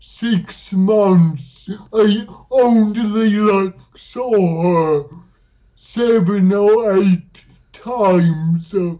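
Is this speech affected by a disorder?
Yes: dysarthria; from cerebral palsy, cannot do separate things with separate fingers; much improved through stand-up comedy, once barely intelligible, now occasionally not understood; noticeable speech accent, some words misheard by host, host finds easy to understand.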